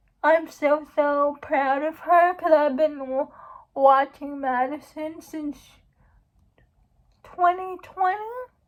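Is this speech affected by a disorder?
Yes: cerebral palsy; uses wheelchair.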